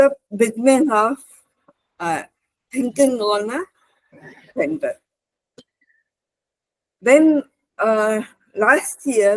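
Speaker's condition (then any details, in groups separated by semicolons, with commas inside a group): Cerebral palsy; spastic left hand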